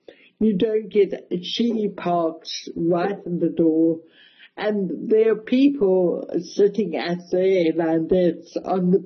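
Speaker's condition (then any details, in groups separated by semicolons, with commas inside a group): Cerebral palsy, mild; speech affected a bit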